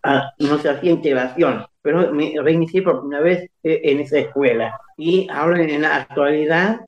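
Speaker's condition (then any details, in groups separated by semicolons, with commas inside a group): Down syndrome; age 64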